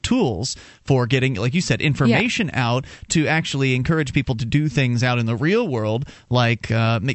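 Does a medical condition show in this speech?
No.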